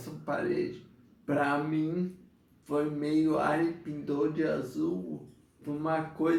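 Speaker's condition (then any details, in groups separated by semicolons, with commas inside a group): Multiple sclerosis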